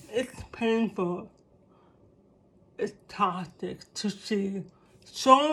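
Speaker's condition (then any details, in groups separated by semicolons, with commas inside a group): Cerebral palsy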